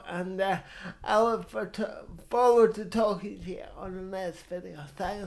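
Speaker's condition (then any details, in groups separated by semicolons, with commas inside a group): Cerebral palsy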